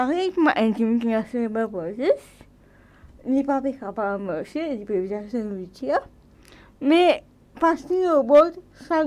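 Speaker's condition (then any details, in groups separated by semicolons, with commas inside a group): Cerebral palsy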